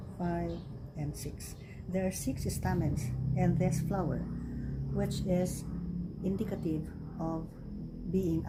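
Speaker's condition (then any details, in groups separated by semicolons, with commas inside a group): No condition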